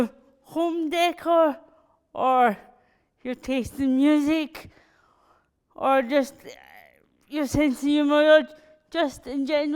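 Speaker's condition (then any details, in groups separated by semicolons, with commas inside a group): Cerebral palsy; spastic type, from childhood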